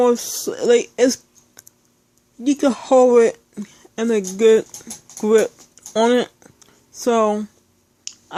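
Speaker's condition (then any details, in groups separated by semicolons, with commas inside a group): Speech impairment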